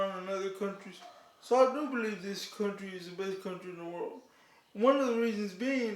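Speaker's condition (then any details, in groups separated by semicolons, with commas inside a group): Cerebral palsy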